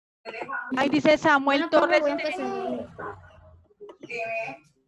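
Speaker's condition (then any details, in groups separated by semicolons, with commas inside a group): No condition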